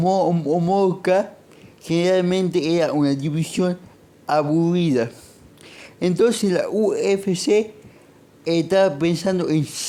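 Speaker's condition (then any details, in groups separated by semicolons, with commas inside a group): Cerebral palsy; monthly medication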